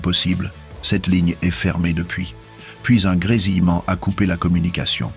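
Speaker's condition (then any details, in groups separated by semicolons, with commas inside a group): No condition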